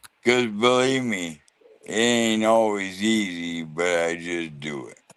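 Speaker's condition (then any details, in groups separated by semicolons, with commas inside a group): ALS; losing ability to talk and swallow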